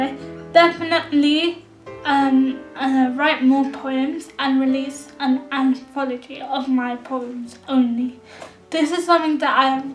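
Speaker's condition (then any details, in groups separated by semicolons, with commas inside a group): Cerebral palsy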